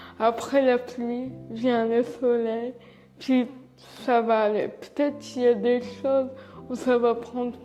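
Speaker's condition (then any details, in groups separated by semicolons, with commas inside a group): Cerebral palsy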